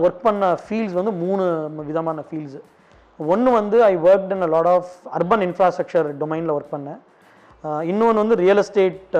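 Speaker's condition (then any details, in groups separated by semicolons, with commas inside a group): No condition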